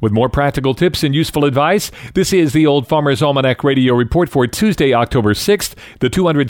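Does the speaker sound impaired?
No.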